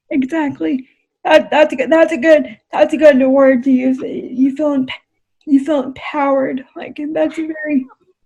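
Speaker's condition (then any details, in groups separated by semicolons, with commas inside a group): Cerebral palsy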